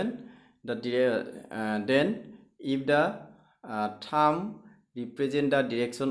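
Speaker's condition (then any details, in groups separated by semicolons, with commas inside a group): No condition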